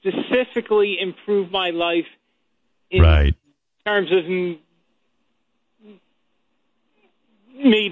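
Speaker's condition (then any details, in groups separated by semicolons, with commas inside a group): Stuttering; stuttering during phone call, speaking is difficult; stutters noticeably, talking difficult, slow to get to the point; blocks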